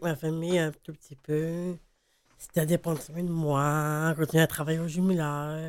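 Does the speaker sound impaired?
Yes: Down syndrome (trisomy 21); extra chromosome on 21st pair, with intellectual disability.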